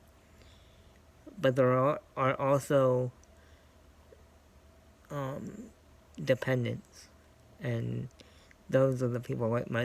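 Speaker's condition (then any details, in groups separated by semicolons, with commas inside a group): Cerebral palsy; scoliosis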